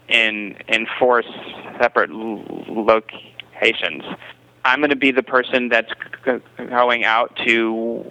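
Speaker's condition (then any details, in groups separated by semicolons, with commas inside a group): Stuttering; prolonged sounds, blocks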